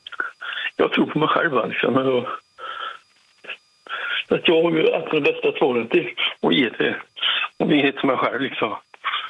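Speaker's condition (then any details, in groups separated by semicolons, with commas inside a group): Parkinson's; operation involving throat about two months ago; takes 40-50 tablets a day for Parkinson's, recent intensive care with oxygen mask; difficulty speaking at times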